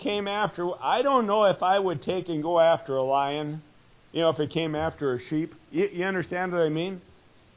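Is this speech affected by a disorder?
No.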